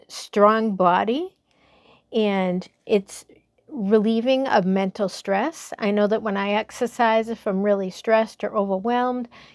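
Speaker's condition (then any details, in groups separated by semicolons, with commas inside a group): No condition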